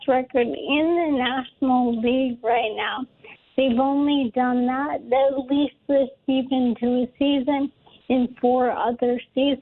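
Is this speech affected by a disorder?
Yes: ALS; diagnosed a while back.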